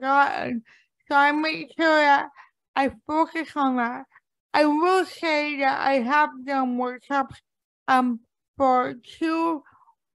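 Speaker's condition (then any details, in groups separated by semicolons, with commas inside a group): Cerebral palsy; cerebral palsy from lack of oxygen at birth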